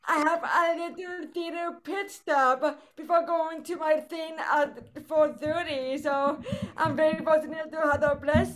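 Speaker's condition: Cerebral palsy; electric wheelchair for travel

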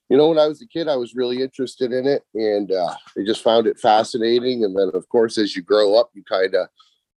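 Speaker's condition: No condition

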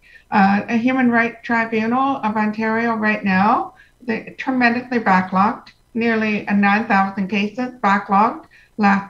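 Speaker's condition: Profound hearing loss, congenital

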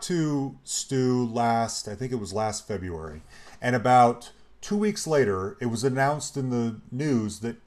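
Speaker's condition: No condition

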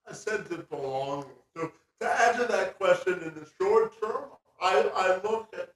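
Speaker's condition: Spastic quadriplegia cerebral palsy

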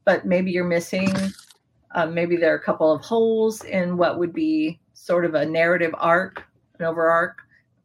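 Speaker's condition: No condition

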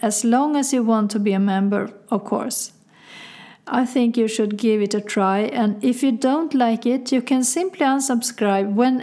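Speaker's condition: No condition

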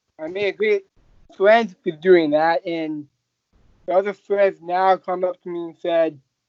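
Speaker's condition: Down syndrome

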